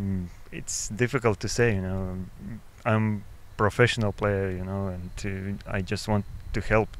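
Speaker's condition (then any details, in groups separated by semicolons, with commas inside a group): No condition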